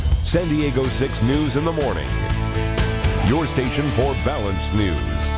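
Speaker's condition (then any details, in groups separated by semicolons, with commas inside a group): No condition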